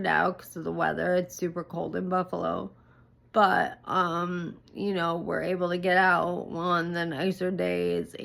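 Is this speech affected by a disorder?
Yes: ALS.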